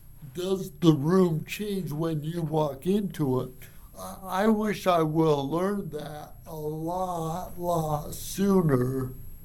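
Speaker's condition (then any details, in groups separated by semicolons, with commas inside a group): Cerebral palsy; from birth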